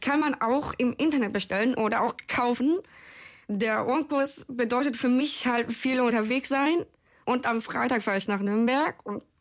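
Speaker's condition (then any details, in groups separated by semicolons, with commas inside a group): Down syndrome; from birth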